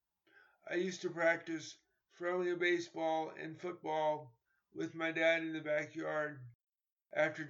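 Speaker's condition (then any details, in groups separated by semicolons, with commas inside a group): Cerebral palsy; later crutches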